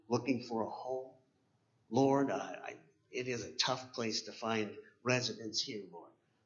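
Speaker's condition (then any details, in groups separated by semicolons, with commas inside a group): Cleft palate; congenital cleft palate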